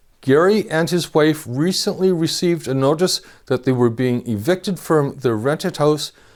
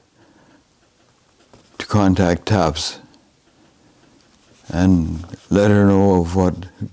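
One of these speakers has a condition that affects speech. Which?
The second: advanced Parkinson's disease, severe; DBS, two brain electrodes, chest stimulator; onset right hand tremor; advanced, about seven years since diagnosis, cannot walk safely.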